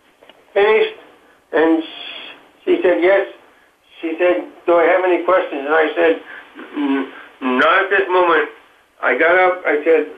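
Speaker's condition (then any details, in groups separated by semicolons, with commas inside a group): Parkinson's disease; stutters, Parkinson's attacks the jaw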